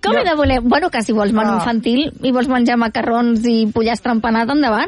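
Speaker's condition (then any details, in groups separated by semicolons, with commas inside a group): No condition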